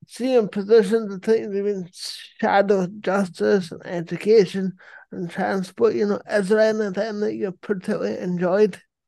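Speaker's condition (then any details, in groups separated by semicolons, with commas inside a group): Cerebral palsy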